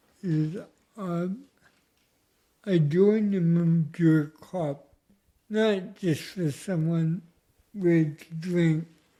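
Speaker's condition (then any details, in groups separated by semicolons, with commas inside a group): Cerebral palsy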